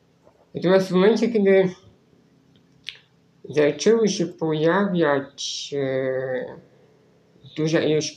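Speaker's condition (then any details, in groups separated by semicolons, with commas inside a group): Spinal muscular atrophy; uses phone touchscreen connected directly to computer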